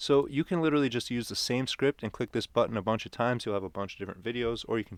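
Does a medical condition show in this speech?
No.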